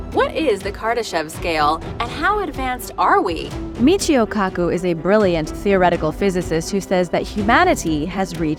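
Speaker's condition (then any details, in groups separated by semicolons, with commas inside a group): No condition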